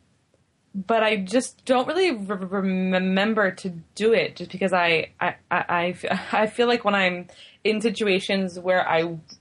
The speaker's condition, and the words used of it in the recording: Stuttering. I end up just kind of focusing on like stuttering confidently because I'm already stuttering a lot.